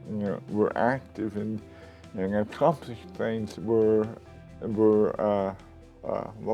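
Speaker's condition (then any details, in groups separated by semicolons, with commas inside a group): Cerebral palsy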